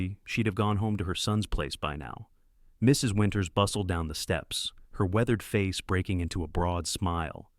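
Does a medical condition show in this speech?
No.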